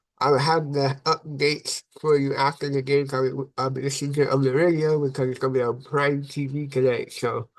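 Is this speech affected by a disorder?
Yes: cerebral palsy.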